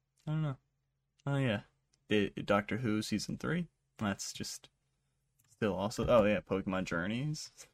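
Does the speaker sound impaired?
No.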